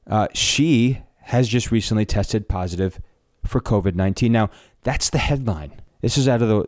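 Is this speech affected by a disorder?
No.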